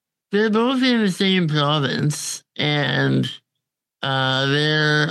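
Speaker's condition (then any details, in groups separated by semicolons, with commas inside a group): Congenital muscular dystrophy; diagnosed at 6 months, chronically physically disabled; on a ventilator, goes downtown on own, more independent than ever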